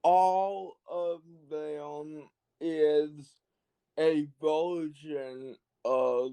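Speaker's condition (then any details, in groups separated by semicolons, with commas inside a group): Cerebral palsy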